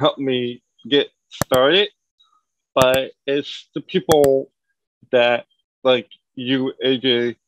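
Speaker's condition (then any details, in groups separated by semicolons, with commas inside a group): Cerebral palsy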